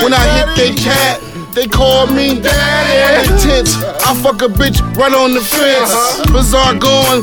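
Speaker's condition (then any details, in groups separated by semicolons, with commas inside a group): No condition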